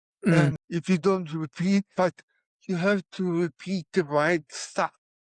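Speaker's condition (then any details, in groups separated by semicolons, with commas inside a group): Cerebral palsy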